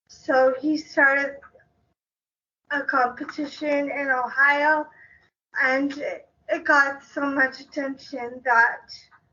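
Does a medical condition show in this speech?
Yes: cerebral palsy; congenital, prenatal car accident, uses wheelchair.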